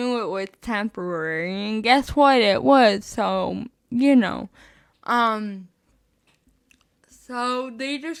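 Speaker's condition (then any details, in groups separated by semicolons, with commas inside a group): Spastic cerebral palsy, mixed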